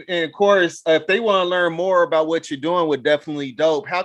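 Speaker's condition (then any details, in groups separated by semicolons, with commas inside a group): No condition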